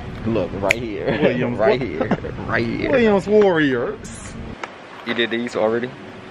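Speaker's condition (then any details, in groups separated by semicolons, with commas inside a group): No condition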